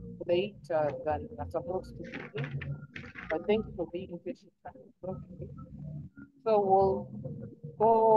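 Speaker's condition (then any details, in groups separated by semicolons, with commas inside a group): No condition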